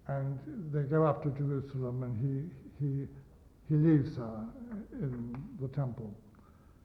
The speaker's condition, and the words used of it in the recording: Stuttering. I had a minor stroke 3.5 years ago, and the stroke affected my speech a bit, my face.